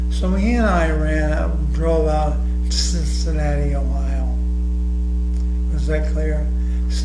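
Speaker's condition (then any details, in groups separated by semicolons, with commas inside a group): ALS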